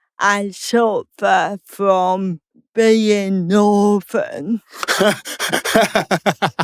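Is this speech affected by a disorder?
Yes: cerebral palsy; slow speech.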